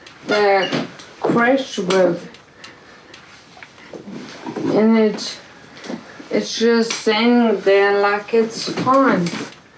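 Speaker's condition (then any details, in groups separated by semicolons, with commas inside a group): Brain injury; acquired, accident; intensive inpatient rehab, responding well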